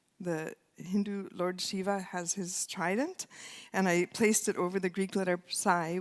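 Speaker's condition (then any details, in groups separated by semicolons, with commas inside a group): No condition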